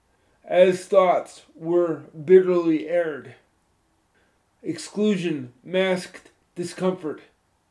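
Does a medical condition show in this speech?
Yes: spastic cerebral palsy, moderate.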